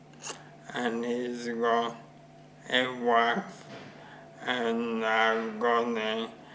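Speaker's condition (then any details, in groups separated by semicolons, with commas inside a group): Motor neuron disease; bulbar involvement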